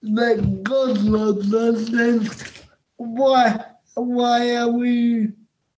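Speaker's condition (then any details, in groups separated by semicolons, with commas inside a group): Cerebral palsy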